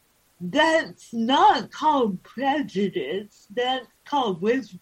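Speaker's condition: Cerebral palsy

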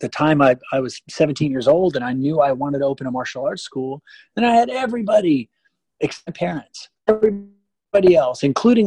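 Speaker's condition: No condition

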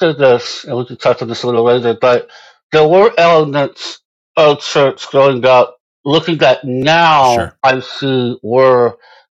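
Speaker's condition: Moebius syndrome; congenital

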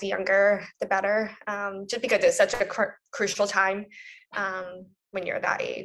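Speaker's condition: Profound deafness, congenital, cochlear implant user; mainstream schooling; no hearing without cochlear implant, implant not waterproof, removed near water

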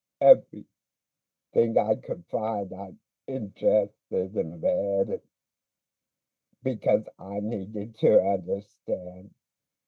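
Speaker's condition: Speech impediment

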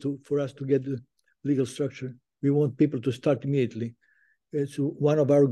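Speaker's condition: Parkinson's disease; diagnosed 2010, could not play guitar syncopation, stopped playing guitar publicly 2015; ping pong therapy two to three times weekly, began five to six years post-diagnosis, some symptoms reversed

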